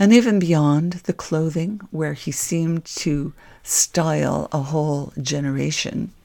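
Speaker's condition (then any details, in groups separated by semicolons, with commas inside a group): No condition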